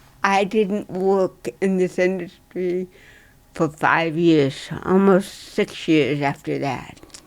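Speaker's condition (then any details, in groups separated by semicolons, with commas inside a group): Cerebral palsy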